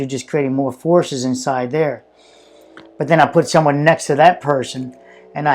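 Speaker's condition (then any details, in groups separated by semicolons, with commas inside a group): No condition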